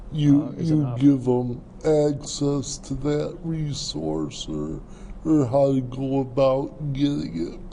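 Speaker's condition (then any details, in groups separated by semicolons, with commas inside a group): Cerebral palsy; present from birth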